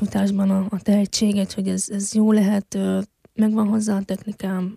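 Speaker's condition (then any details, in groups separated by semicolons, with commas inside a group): Hearing loss since birth; congenital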